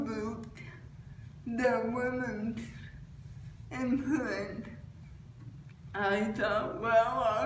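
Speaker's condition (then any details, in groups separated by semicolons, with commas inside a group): Cerebral palsy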